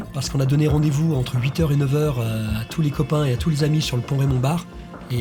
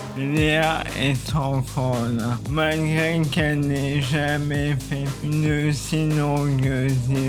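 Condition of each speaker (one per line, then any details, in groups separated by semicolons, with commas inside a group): No condition
ALS (maladie de Charcot); uses wheelchair; about a year and a half since onset, lifted by others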